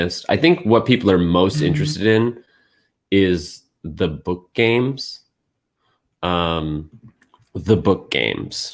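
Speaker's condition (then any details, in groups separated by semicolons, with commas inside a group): No condition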